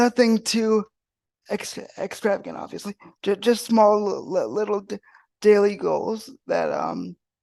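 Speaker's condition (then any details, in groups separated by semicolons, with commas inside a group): Cerebral palsy; wheelchair user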